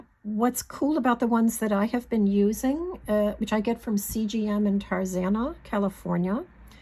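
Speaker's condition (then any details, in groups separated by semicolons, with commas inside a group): No condition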